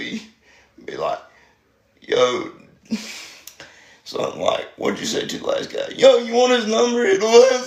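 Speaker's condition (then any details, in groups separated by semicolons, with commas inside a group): Spastic quadriplegic cerebral palsy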